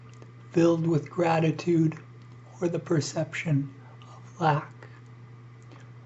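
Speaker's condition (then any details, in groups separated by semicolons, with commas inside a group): ALS; struggles to breathe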